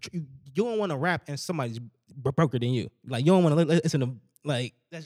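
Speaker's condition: Stuttering; stutters while talking on recorded show, comfortable speaking before large audiences; repeated sounds, prolonged sounds

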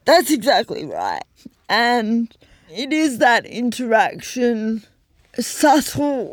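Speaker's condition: Cerebral palsy; neuromuscular, full-time wheelchair user, no walking, 7-year-old powered chair, types slowly with two pointer fingers

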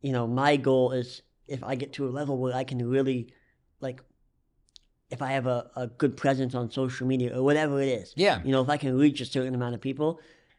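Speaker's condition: Cleft lip and palate; missing muscles

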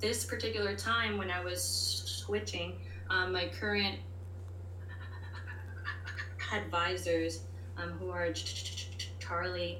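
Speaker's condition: Stuttering; moments of stuttering expected, offers to repeat things if needed; prolonged sounds, blocks

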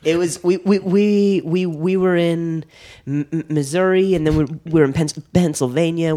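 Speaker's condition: Stutter; frequent word, phrase and part-word repetitions during conversation; repeats words, phrases and initial sounds; repeated sounds, repeated words

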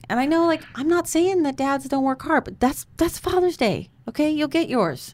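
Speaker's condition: No condition

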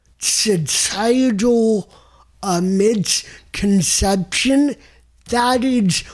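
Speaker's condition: Cerebral palsy; impediment called an accent

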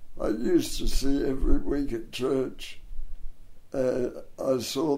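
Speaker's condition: Dystonia and cerebral palsy; hard-to-diagnose

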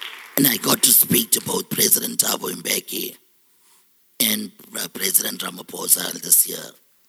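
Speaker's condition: Total laryngectomy; three years post-op, six operations in 18 months, surgeon Dr. Khalil Ismail, surgery four days post-diagnosis

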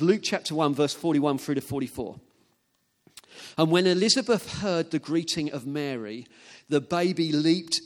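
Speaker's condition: No condition

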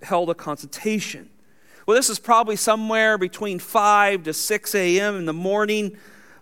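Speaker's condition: No condition

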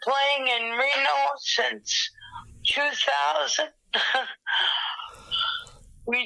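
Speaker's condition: Dysarthria after stroke, thalamic hemorrhage; wheelchair

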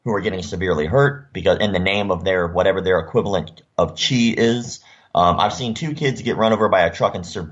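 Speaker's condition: Cleft lip and palate; facial scars from surgeries

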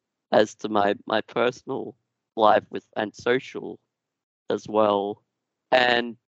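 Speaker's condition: Duchenne muscular dystrophy; genetic, progressive

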